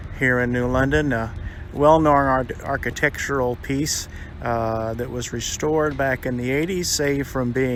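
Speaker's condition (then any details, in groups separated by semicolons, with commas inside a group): No condition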